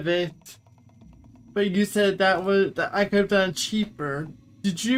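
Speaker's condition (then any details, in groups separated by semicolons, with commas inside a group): Cerebral palsy; wheelchair user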